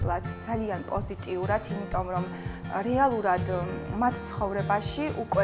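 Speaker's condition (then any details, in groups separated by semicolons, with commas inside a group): No condition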